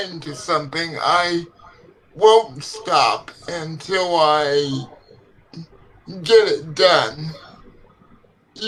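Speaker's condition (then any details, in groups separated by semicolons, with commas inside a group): Cerebral palsy; legs affected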